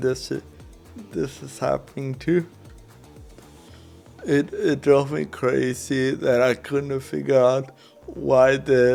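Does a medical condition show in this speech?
Yes: cerebral palsy.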